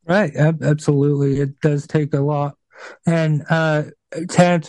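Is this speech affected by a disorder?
Yes: stutter; developmental, from birth, severe, avoided speaking as child, mirror and word practice with grandmothers, aunt; speaks slowly, consciously suppressing stutter, host says doing fine; slow rate, hard sounds b, stutters reading aloud, dyslexic; here repeated sounds.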